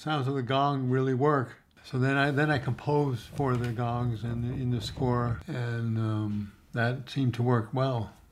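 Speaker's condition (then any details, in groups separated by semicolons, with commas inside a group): Parkinson's disease; tremor-predominant, diagnosed some time ago, deep brain stimulation surgery, brain electrodes with battery pack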